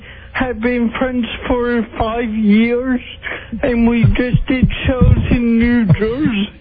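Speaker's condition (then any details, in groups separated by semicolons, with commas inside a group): Cerebral palsy; voice matches caller's stage act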